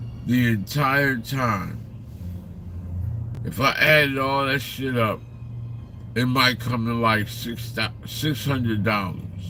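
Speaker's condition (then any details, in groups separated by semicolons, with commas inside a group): Slurred speech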